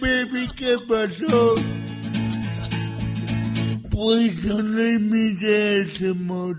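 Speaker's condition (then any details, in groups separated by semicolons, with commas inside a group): Cerebral palsy; hand and arm movement affected, difficulty doing high fives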